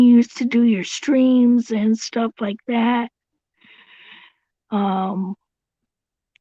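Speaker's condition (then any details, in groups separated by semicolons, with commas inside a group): Cerebral palsy; tracheotomy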